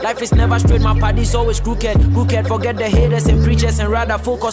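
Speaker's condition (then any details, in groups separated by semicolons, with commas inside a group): No condition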